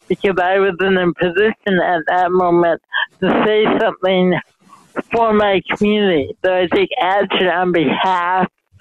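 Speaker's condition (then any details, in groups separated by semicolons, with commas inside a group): Mild cerebral palsy; speech affected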